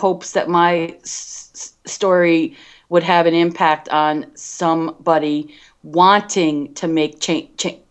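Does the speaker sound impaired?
Yes: stuttering; stuttering since childhood, onset around age five, covert into early 40s, hiding meant not talking; open about stuttering for about six years, considers self bivert; repetitions of whole words, part-words and phrases, Concerned, frequent um fillers; here repeated sounds, repeated words, blocks.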